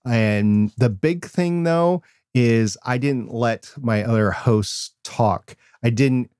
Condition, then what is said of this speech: Stuttering. I also struggle with my minor stuttering problem.